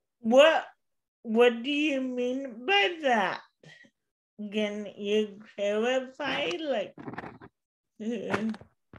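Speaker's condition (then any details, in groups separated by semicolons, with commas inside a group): Cerebral palsy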